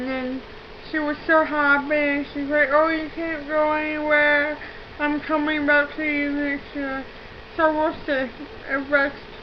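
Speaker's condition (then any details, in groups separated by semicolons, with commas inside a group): Cerebral palsy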